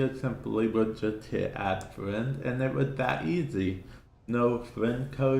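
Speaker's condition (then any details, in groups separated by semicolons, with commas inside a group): Cerebral palsy; affects speech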